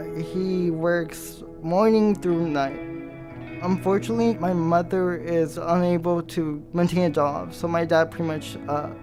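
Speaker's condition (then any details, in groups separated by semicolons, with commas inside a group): Cerebral palsy; ankles and arms affected; slight slur, speech therapy in childhood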